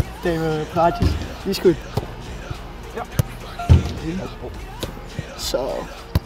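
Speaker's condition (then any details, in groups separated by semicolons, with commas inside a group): No condition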